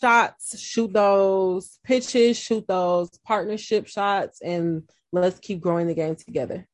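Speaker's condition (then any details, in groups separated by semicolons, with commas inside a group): No condition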